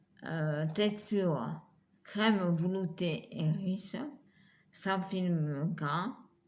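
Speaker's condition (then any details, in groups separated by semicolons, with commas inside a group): Multiple sclerosis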